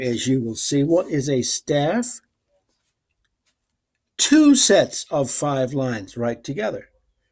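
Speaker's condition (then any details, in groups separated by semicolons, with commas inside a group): No condition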